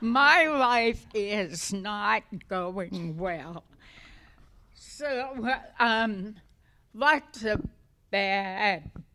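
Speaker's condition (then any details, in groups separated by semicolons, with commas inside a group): Essential tremor; voice affected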